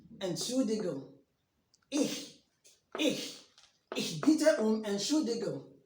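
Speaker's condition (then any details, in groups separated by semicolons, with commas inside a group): No condition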